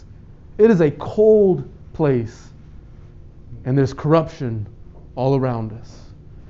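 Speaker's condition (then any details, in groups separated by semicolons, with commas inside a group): No condition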